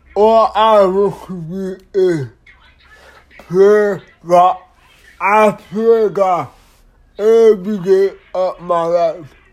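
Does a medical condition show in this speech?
Yes: disability affecting speech; speech not clear, words not clear.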